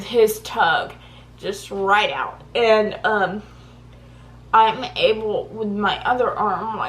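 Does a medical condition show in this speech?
Yes: cerebral palsy; poor head control, neck falls back; uses brace.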